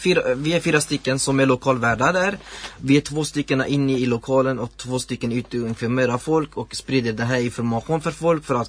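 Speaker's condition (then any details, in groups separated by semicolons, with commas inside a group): No condition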